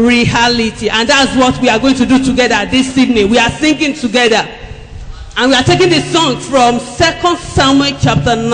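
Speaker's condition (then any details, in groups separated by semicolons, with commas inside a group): No condition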